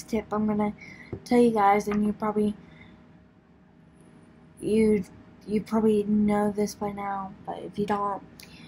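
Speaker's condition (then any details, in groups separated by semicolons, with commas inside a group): Cerebral palsy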